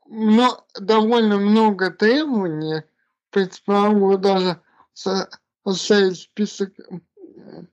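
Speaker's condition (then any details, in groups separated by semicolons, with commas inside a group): Cerebral palsy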